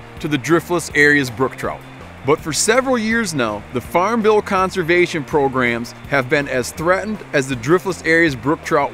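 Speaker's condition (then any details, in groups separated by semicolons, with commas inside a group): No condition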